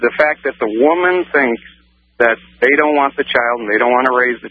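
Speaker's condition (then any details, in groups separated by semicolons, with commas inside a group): No condition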